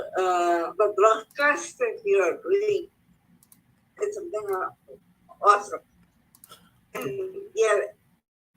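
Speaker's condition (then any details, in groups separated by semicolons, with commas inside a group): Cerebral palsy; speech affected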